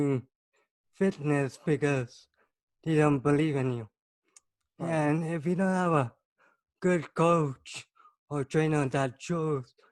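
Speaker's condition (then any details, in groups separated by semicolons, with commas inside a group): Cerebral palsy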